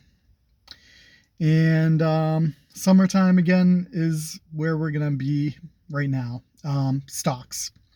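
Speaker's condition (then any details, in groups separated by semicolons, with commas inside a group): No condition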